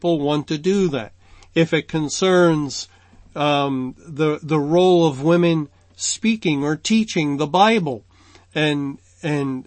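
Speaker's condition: No condition

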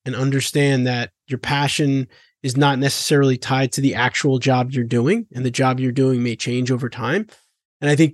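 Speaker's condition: No condition

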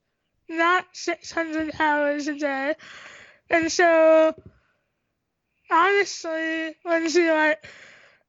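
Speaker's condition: Tracheostomy, cystic hygroma of head and neck; doctors predicted never talking

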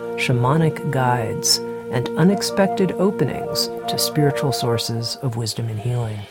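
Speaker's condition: No condition

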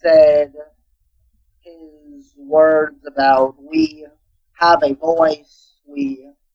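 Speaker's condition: Stuttering; involved with Our Time, youth theater company for stuttering, New York City; prolonged sounds, blocks

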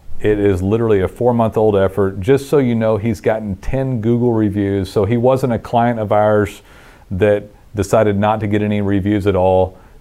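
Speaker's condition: No condition

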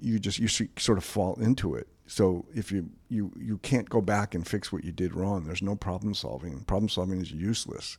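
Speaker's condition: No condition

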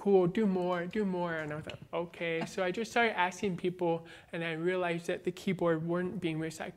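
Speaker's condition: Born deaf, cochlear implant, congenital

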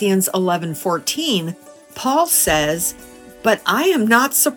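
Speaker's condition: No condition

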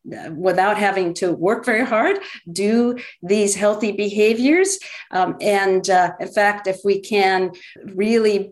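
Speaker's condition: No condition

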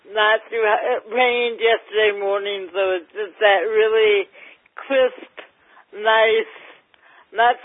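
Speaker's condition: Cerebral palsy, mild; mildly affects speech

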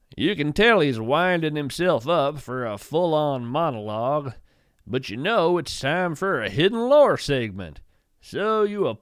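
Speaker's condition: No condition

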